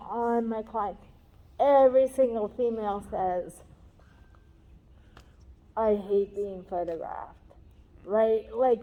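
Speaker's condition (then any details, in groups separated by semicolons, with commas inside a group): Cerebral palsy; talks differently than others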